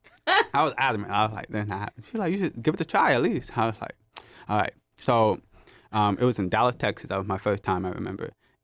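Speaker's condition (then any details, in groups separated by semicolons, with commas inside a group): Hard of hearing, gentamicin-induced hearing loss; hearing loss caused by Gentamicin, right ear profound near deaf, left ear moderate, wears hearing aids; hears little without them, relies on lip reading, masks hinder understanding; speech therapy due to hearing loss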